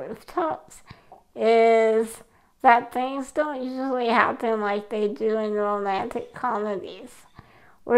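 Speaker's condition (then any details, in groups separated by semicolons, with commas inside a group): Spinal muscular atrophy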